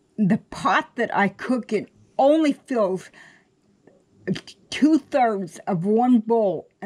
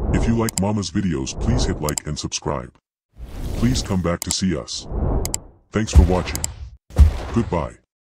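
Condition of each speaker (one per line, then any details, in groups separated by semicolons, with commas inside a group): Cerebral palsy; affects standing and balance
No condition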